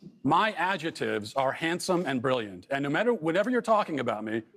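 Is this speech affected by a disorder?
No.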